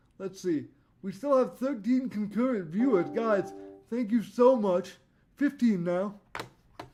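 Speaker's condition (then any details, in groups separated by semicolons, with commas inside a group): Cerebral palsy; voice tone sometimes odd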